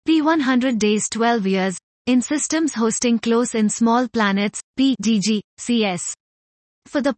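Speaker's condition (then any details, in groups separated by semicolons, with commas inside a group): No condition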